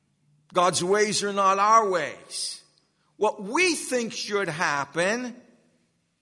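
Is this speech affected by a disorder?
No.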